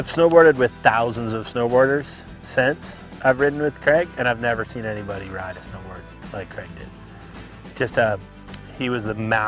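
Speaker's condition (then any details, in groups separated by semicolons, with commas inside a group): No condition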